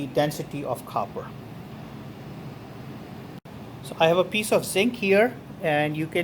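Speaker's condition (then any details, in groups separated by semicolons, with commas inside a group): No condition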